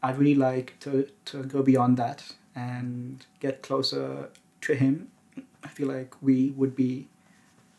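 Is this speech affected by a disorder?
Yes: stutter; onset at age 3; here repeated sounds, repeated words.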